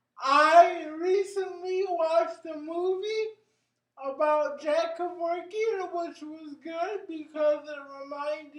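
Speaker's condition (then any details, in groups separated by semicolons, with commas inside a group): Cerebral palsy; brain injury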